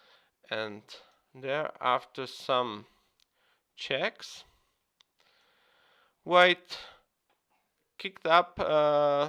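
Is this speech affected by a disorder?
No.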